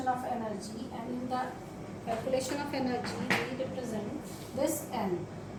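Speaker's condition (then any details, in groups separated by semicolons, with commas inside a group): No condition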